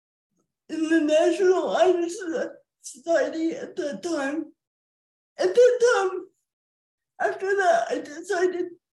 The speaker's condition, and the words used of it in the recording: Cerebral palsy. I don't give my voice a break anyway.